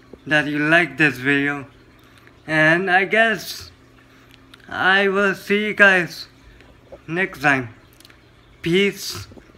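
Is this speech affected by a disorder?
Yes: cerebral palsy.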